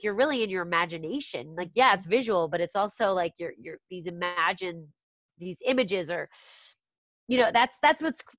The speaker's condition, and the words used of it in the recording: No condition.